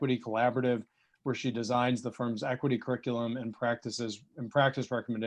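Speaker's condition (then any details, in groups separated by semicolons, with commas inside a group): No condition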